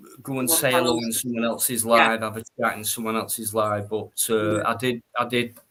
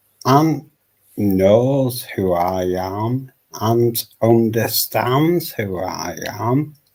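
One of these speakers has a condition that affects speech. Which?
The second: Bell's palsy, brain tumour; past 30 mm brain tumour; very ill recently.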